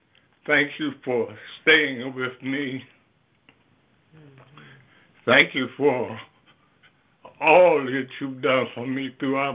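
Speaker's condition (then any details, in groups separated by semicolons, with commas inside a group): Stroke; some speech lost after first stroke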